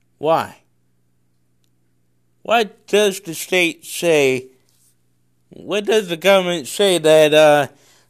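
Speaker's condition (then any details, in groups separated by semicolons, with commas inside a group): Cerebral palsy; congenital, no known medical cause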